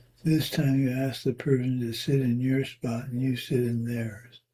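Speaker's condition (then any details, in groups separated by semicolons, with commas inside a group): Parkinson's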